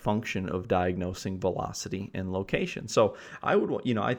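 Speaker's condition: No condition

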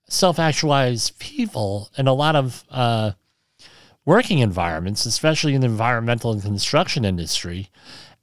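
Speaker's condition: Cleft lip and palate

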